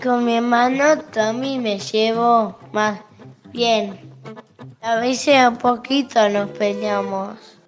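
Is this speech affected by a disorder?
Yes: Williams syndrome; genetic cause, diagnosed in infancy, confirmed by genetic studies, geneticist at Posadas recommended; age 8.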